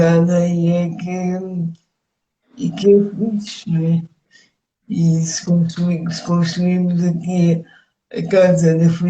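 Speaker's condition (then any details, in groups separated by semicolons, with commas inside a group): Cerebral palsy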